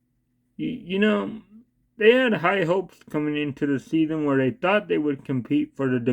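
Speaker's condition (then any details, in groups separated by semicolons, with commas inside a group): Cerebral palsy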